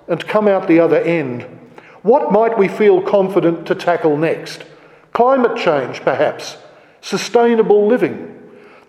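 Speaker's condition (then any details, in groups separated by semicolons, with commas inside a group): No condition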